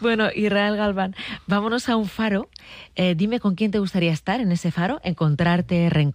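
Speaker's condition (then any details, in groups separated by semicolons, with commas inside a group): No condition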